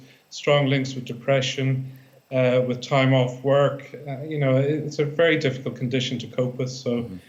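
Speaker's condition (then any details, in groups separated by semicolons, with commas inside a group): No condition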